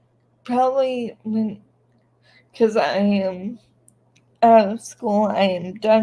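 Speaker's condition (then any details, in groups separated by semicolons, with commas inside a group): Cerebral palsy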